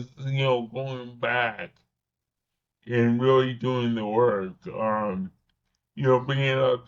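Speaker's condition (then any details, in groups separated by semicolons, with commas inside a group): Cerebral palsy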